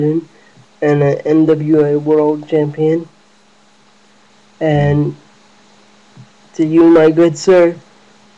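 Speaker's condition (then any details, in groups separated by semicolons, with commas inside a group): Cerebral palsy; lifelong, wheelchair user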